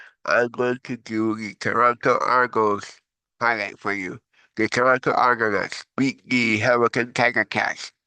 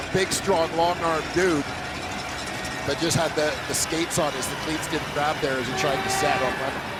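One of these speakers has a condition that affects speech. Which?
The first: cerebral palsy; from birth, affects brain and body muscles.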